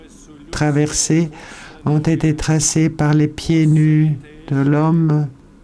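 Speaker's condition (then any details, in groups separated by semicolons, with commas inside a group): No condition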